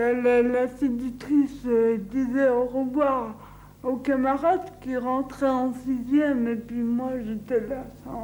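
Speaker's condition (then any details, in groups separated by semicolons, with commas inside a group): Cerebral palsy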